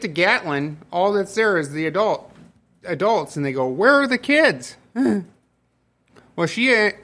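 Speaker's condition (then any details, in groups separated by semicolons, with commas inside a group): No condition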